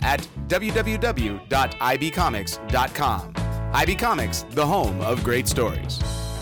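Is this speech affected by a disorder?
No.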